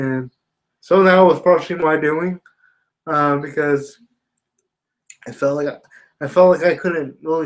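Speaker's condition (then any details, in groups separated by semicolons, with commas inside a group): Spastic quadriplegia cerebral palsy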